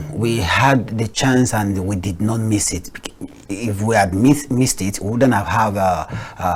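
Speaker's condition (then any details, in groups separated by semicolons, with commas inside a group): No condition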